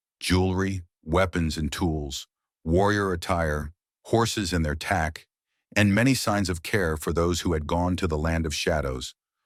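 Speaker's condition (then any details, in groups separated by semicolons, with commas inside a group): No condition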